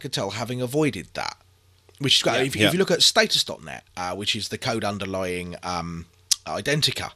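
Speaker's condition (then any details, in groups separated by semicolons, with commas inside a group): No condition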